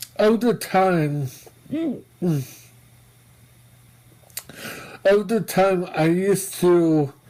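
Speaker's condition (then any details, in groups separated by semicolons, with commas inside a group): Mobius syndrome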